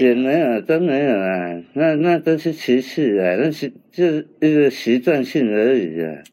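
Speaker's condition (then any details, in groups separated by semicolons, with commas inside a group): Oral cancer; lower jaw oral cancer, both-side neck node swelling, betel nut chewing 10-20 years, onset 44-45; stage four at diagnosis, over three years since, dentist then oral surgery referral, had surgery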